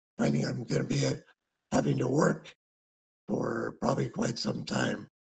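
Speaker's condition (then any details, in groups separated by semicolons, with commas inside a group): Thyroid cancer surgery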